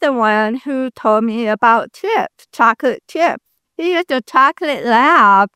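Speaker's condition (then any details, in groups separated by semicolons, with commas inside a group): Deafness; congenital complete deafness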